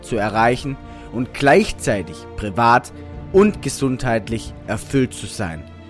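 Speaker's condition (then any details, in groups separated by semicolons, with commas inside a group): No condition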